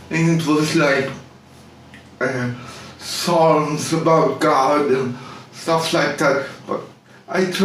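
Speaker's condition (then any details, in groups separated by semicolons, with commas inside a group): Cerebral palsy; severe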